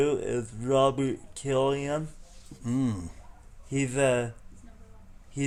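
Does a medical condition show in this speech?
Yes: cerebral palsy.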